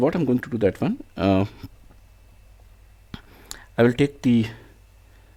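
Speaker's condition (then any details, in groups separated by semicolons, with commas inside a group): No condition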